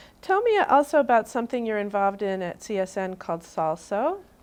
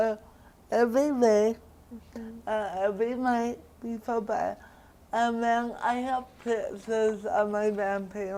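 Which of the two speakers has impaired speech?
The second: cerebral palsy; diagnosed around age one.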